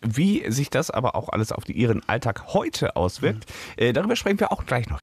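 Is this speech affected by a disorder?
No.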